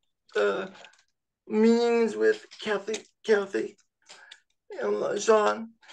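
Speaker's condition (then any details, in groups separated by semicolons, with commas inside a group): Cerebral palsy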